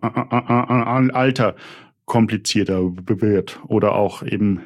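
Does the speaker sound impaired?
Yes: stuttering; developmental, lifelong, possibly inherited, father stuttered, brother fluent, logopedic speech therapy, constant since second grade; block audible at start of episode; here repeated sounds, blocks.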